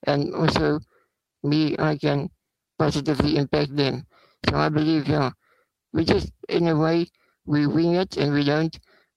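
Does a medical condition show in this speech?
Yes: spinal muscular atrophy; takes much longer to take effect.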